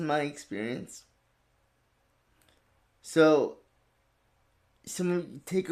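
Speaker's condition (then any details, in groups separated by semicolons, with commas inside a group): Cerebral palsy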